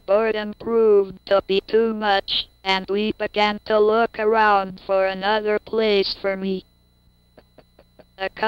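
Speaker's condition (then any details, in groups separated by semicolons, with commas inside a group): Cerebral palsy; cannot move limbs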